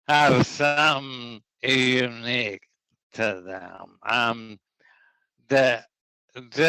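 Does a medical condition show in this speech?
Yes: ALS.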